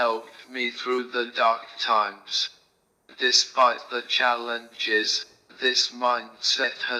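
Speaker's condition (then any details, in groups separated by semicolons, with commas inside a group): Motor neurone disease; right hand onset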